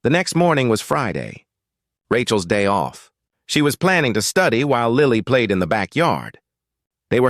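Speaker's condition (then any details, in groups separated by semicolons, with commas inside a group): No condition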